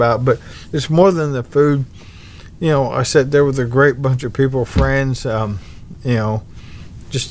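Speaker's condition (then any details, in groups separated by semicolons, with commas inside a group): ALS; bulbar-upper onset, tongue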